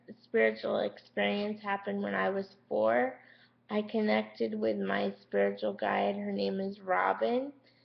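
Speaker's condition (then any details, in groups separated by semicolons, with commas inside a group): Cerebral palsy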